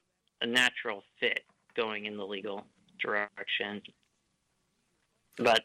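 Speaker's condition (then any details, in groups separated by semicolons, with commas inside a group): Duchenne muscular dystrophy; Duchenne muscular dystrophy diagnosed at age 3, power chair since about age 10; uses ventilator to breathe; ventilator may be audible, speech cadence slightly different but works well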